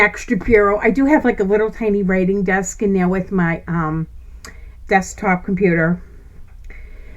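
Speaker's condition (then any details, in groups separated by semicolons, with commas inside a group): No condition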